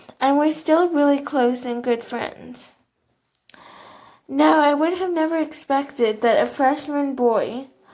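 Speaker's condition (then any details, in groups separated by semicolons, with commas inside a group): Cerebral palsy, athetoid; quadriplegia, all four limbs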